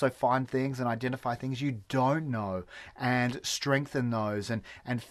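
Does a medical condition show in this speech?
No.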